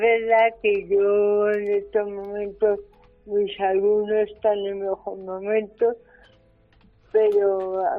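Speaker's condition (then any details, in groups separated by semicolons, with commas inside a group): Cerebral palsy; brain damage at birth from lack of oxygen, midwife negligence, hospital Virgen de la Salud de Toledo, 47 years; increasingly dependent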